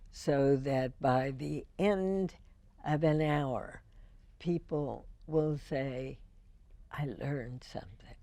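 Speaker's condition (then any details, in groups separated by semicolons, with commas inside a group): Spasmodic dysphonia; affects vocal cords; imperfect-sounding voice, deliberate pacing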